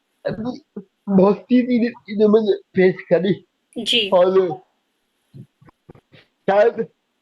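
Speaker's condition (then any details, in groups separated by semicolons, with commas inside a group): Cerebral palsy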